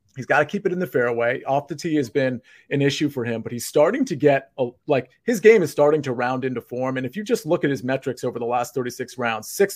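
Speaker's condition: No condition

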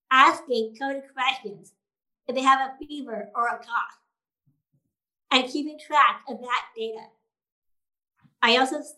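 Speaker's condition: Down syndrome

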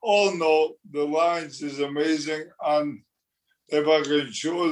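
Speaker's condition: Motor neurone disease; progressive, notably worse than a couple of years ago; hands and arms sometimes not working, bad fall about 4 months ago hitting badly

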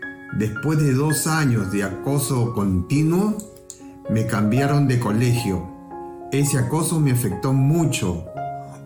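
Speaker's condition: No condition

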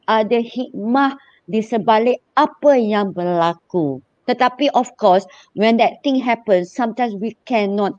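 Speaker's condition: Cleft lip and palate; congenital cleft lip and palate splitting into nose

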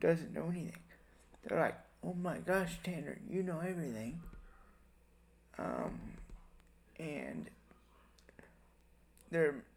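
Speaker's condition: Cerebral palsy; spastic quadriplegia cerebral palsy, body very spastic and tight, daily wheelchair use, cannot stand long unassisted; age 28, relies on others for many things; breathes on own without any support, eats and feeds self

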